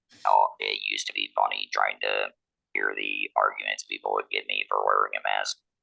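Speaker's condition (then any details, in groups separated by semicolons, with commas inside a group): Laryngectomy, electrolarynx; laryngectomy after head and neck cancer, prior cervical neck fusion; laryngectomy with radiation, age 47; uses electrolarynx, year to learn, swallowing trouble, voice lost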